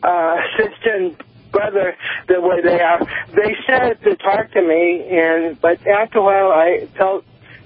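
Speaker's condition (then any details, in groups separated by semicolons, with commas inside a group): Cerebral palsy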